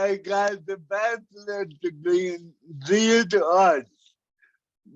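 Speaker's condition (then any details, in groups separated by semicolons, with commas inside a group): Cerebral palsy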